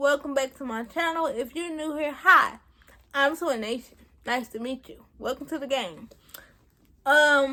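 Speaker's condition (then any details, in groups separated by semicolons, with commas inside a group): Cerebral palsy; present since birth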